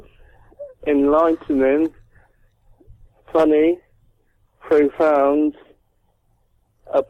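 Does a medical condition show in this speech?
Yes: cerebral palsy; present from birth.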